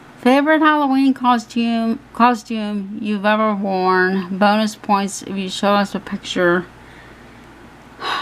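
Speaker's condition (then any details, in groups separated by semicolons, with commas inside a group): Cerebral palsy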